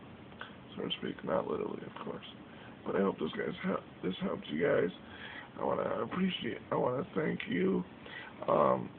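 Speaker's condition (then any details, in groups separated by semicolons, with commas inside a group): Cerebral palsy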